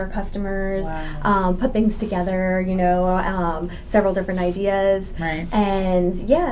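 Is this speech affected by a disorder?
No.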